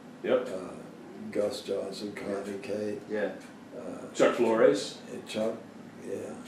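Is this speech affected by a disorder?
No.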